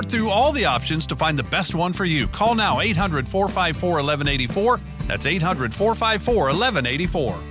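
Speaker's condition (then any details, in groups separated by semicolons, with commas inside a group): No condition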